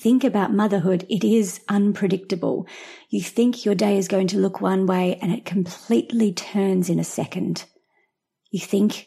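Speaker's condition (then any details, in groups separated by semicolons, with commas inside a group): No condition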